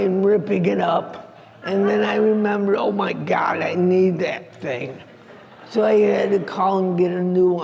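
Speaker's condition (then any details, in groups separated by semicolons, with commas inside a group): Cerebral palsy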